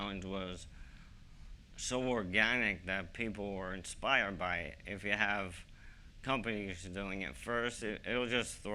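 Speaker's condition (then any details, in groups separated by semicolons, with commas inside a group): ALS; young-adult onset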